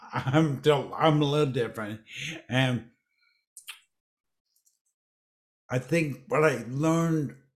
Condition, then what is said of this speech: Dysarthria. And here I am, I have a speech deficit.